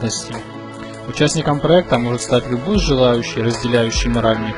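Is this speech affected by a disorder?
No.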